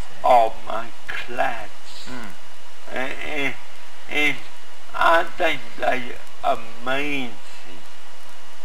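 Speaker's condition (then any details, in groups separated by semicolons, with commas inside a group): Cerebral palsy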